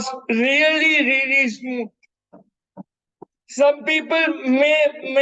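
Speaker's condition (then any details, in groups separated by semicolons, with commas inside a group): Cerebral palsy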